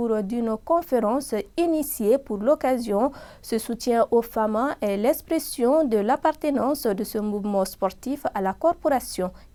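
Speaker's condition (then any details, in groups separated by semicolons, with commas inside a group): No condition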